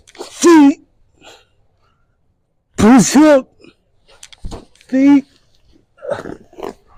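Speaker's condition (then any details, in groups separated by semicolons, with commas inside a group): Traumatic brain injury; voice affected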